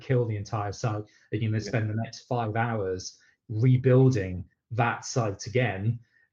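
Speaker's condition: No condition

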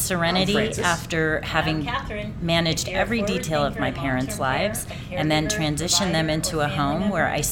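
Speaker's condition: No condition

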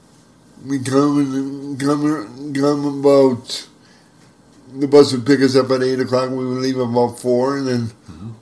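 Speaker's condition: Spastic cerebral palsy; uses wheelchair

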